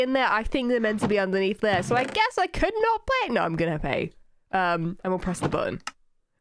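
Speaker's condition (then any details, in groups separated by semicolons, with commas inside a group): No condition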